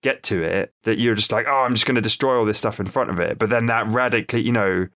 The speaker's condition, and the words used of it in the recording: No condition.